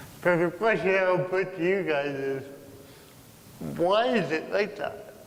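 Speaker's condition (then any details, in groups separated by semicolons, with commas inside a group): Cerebral palsy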